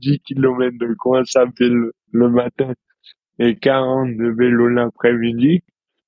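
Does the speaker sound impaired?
Yes: dystonia; present since birth.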